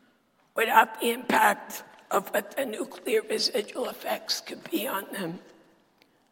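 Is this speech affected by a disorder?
Yes: dysphonia; lost ability to sing.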